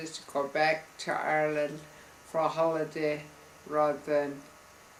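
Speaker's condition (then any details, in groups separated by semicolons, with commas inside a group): Multiple sclerosis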